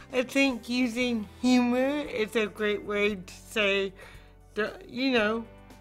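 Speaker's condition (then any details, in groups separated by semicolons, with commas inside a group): Cerebral palsy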